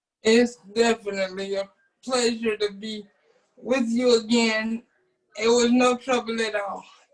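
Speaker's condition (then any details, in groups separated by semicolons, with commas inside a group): Cerebral palsy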